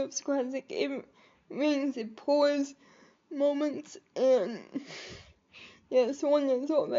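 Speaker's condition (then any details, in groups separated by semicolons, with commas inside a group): Cerebral palsy; quadriplegic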